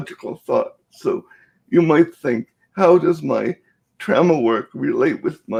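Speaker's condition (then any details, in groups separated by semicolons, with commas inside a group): Cerebral palsy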